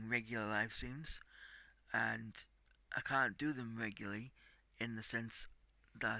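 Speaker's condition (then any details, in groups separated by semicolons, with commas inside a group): Cerebral palsy; tight muscles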